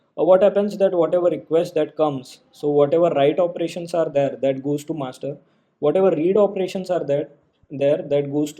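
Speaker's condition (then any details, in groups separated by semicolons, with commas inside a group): No condition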